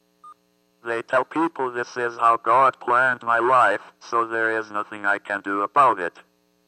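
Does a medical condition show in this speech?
Yes: athetoid cerebral palsy; birth oxygen loss over an hour.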